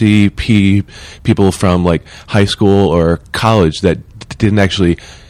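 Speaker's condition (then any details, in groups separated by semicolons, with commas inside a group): Stuttering; long covert stuttering, became quite overt as fluency deteriorated, therapy program later in life; openly advertises and discusses stuttering, program similar to American Institute for Stuttering, New York; could no longer be hidden once fluency deteriorated; repeated sounds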